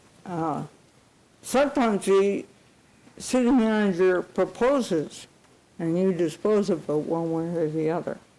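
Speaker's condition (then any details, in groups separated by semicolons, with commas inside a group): Cerebral palsy; unable to type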